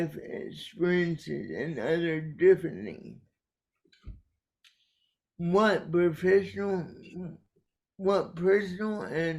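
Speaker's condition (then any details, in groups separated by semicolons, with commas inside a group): Cerebral palsy; caused by brainstem aneurysm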